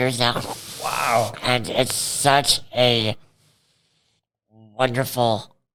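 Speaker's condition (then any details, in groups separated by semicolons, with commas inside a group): Cerebral palsy; present from birth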